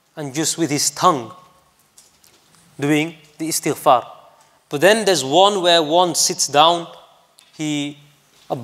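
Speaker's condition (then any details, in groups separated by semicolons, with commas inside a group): No condition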